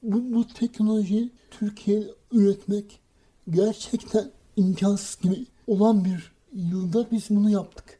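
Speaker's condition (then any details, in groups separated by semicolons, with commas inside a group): Cerebral palsy; no speech or walking until age 6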